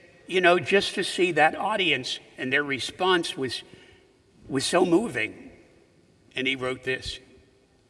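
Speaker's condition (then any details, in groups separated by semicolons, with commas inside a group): No condition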